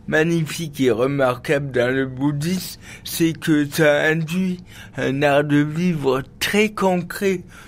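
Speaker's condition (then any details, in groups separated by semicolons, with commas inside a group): Cerebral palsy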